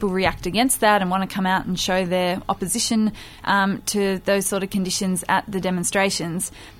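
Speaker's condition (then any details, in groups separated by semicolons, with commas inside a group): No condition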